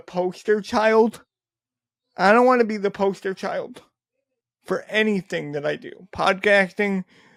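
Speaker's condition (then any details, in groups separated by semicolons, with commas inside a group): Cerebral palsy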